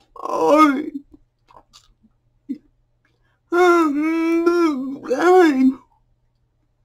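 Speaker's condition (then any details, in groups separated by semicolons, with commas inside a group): Cerebral palsy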